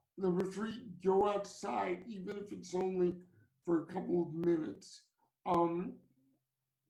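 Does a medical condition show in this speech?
Yes: cerebral palsy; from birth.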